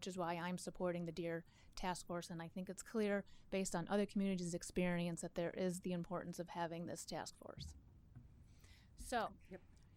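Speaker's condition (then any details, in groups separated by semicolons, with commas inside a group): No condition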